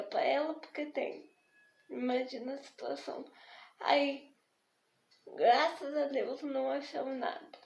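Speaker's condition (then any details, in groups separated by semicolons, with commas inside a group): Spastic diplegic cerebral palsy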